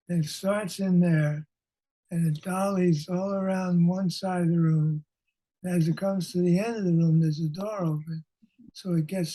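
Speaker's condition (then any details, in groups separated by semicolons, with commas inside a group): Parkinson's disease; lost former character voice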